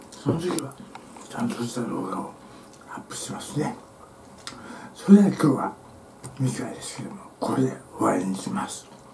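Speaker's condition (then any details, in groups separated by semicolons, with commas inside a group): Tongue cancer, tongue resected twice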